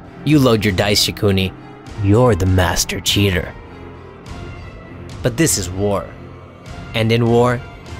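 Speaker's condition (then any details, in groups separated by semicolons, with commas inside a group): No condition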